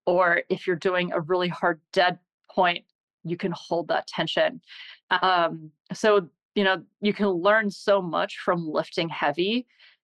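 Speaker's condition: No condition

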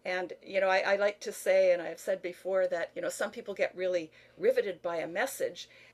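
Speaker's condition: No condition

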